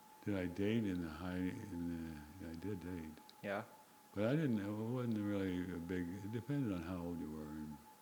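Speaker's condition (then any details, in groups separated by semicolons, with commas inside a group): Parkinson's disease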